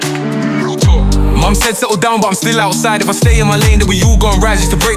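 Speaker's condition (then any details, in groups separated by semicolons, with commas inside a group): No condition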